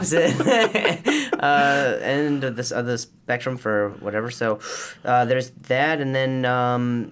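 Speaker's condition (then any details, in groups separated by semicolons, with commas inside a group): Stutter, acquired after concussion; from softball injury with concussion a few years ago; talks differently since concussion; blocks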